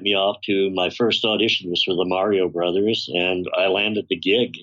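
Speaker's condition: Bilateral cleft lip and palate, severe; voice very distorted in childhood, hardly understandable, huge palate cleft, singing helped develop voice

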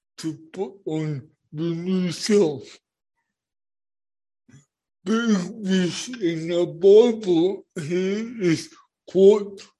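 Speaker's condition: Cerebral palsy; speech impediment, first 5 minutes hardest to follow, listeners get used to it, transcript provided

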